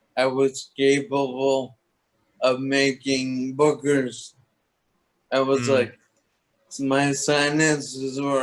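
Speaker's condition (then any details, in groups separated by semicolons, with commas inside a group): Toxic leukoencephalopathy, locked-in syndrome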